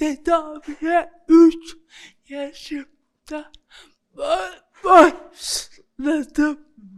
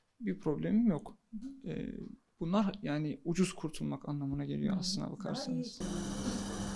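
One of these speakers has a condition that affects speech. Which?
The first: cerebral palsy; physical therapy since early childhood.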